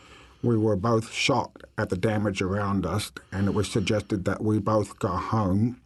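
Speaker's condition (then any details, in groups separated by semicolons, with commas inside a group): Deafness; diagnosed at 8 years old, attended Atlanta Speech School and Druid Hills High School in America until 16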